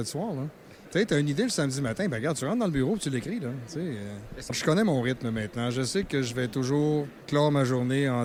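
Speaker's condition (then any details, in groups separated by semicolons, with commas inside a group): No condition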